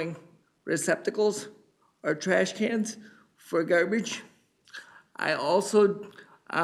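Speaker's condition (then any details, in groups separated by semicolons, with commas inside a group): Cerebral palsy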